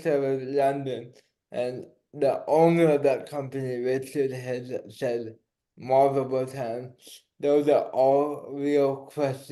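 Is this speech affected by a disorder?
Yes: cerebral palsy.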